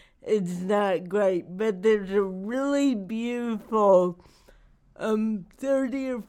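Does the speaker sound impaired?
Yes: cerebral palsy; especially without yoga or exercise.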